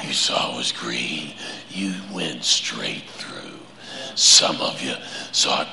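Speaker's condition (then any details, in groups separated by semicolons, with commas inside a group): Laryngeal cancer; no spread on MRI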